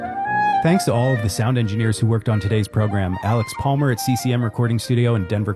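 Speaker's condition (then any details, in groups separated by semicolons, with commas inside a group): No condition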